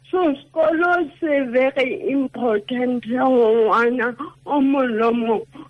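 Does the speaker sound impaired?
Yes: cerebral palsy; affects speech.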